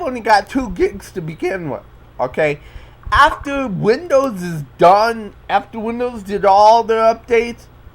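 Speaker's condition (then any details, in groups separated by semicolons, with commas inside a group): Cerebral palsy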